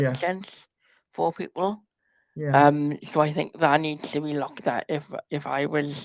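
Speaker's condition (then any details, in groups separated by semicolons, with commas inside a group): Cerebral palsy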